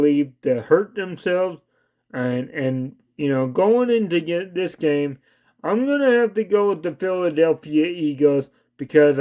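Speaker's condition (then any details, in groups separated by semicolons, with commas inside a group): Cerebral palsy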